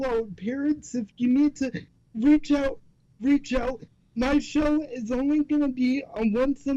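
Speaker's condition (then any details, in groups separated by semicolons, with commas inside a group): Cerebral palsy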